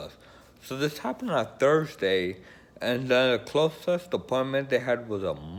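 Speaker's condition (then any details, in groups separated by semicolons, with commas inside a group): Friedreich's ataxia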